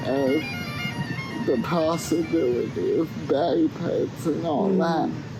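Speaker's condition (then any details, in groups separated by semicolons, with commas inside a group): Cerebral palsy; cannot walk unaided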